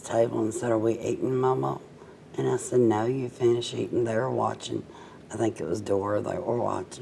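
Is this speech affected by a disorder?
Yes: cerebral palsy, mild.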